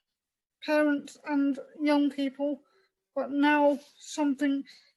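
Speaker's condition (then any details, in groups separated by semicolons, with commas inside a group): Cerebral palsy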